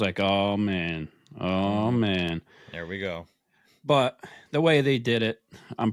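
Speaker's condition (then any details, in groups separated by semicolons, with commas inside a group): No condition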